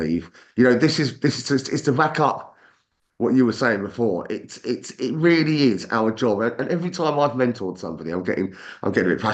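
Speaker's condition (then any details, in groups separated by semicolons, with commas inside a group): No condition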